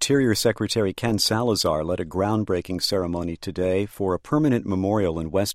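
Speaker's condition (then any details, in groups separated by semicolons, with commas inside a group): No condition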